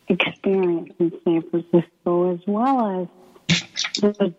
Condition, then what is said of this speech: ALS (motor neuron disease). So my breathing is affected by the ALS, the muscles make it hard to breathe, and also make it hard to speak.